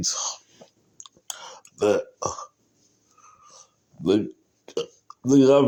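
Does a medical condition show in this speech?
Yes: cerebral palsy; uses wheelchair.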